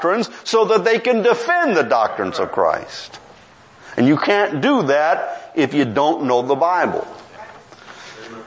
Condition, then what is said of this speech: No condition.